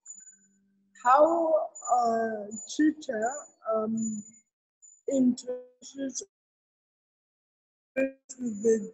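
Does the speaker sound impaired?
Yes: cerebral palsy; incubator for weeks.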